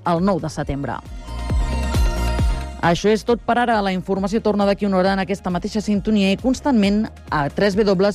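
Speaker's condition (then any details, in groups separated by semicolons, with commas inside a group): No condition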